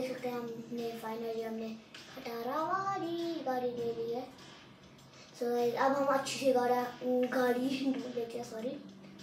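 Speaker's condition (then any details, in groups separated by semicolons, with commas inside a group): No condition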